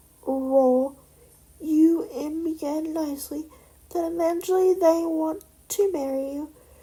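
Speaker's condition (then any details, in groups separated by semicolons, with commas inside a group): Cerebral palsy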